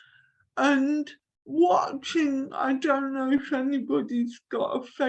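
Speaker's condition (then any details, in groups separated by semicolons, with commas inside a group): Cerebral palsy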